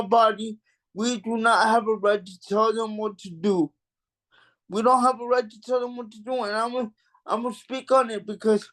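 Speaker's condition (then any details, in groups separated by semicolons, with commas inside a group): Cerebral palsy; mild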